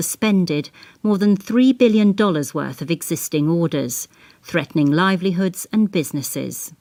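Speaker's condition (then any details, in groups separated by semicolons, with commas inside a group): No condition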